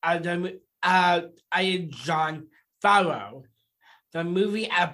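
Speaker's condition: Down syndrome

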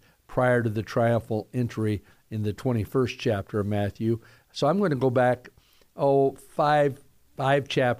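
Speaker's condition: No condition

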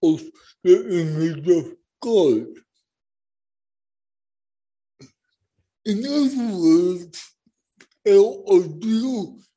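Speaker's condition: Cerebral palsy; born not breathing

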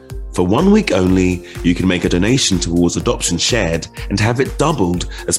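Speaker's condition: No condition

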